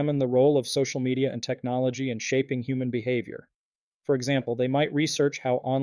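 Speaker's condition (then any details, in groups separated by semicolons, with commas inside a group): No condition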